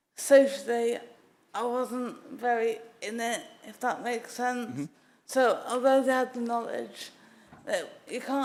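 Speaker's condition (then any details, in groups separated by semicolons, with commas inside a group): Acquired brain injury; car accident; could not talk for nearly two years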